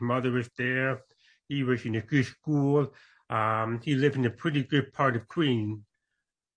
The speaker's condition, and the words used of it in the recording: Deafness. I was born deaf, so I do have a deaf accent.